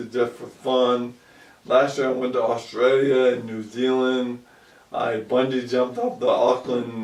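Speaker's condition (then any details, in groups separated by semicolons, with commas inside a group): ALS; about 2 years since onset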